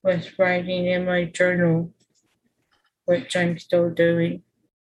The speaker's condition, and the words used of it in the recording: Aphasia. It feels like everything is jumbled in my mind, but can't get it out.